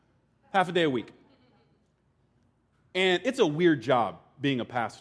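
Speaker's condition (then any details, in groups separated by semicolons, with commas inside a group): No condition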